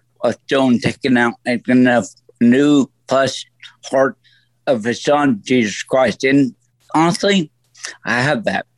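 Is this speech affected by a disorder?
Yes: stroke; voice affected.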